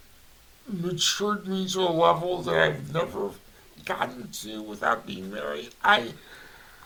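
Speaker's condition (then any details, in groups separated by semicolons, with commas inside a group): Cerebral palsy; voice affected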